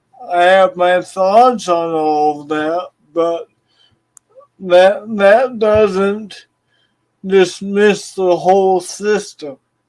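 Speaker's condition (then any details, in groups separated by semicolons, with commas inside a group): Cerebral palsy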